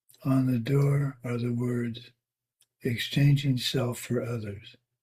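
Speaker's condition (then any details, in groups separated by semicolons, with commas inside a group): Parkinson's; tremor varies day to day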